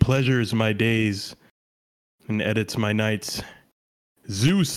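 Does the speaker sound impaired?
No.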